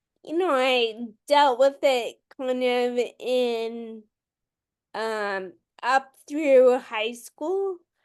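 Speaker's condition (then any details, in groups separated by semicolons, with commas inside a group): Friedreich's ataxia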